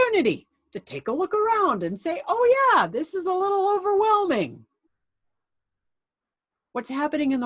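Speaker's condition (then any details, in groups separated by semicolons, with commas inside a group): No condition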